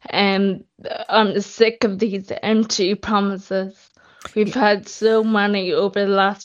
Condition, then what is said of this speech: Ataxia. But for me it's major. I'm losing my speech, I'm losing my swallow, I'm losing my mobility.